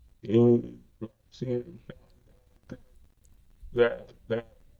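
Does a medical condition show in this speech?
Yes: cerebral palsy.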